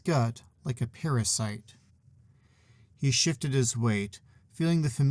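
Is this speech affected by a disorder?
No.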